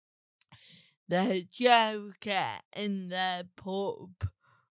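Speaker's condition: Cerebral palsy; talks differently

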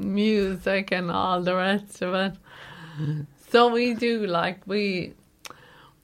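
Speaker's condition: Motor neuron disease; no use of hands

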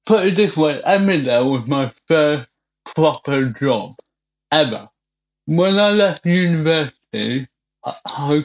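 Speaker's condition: Cerebral palsy; wheelchair

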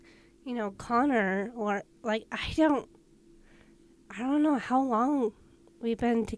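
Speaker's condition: Down syndrome

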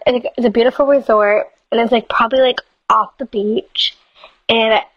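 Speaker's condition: Down syndrome; age 21

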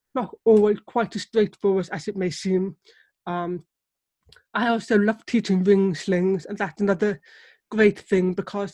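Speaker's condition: Deafness; relies on lip reading

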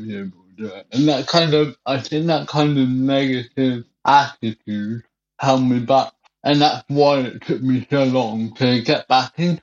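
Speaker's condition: Cerebral palsy; wheelchair

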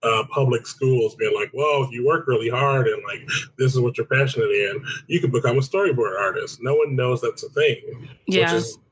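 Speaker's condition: No condition

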